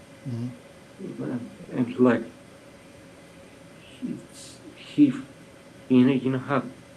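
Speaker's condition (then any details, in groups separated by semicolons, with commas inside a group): Brain injury; one hand impaired, cannot type with it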